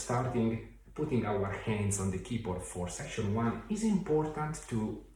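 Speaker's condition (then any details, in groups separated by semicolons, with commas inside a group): No condition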